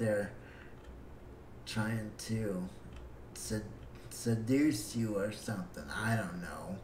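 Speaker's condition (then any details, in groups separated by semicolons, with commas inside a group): Cerebral palsy; breathing fine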